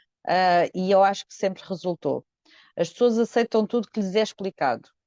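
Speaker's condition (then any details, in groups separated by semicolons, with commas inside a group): No condition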